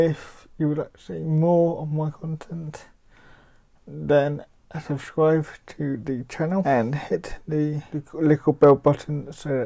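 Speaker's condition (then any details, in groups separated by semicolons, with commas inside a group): Cerebral palsy; mild, affects muscles and speech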